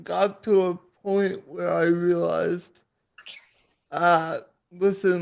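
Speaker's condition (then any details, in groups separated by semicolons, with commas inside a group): Cerebral palsy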